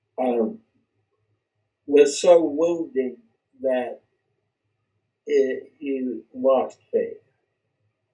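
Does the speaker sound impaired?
Yes: cerebral palsy; speech not affected.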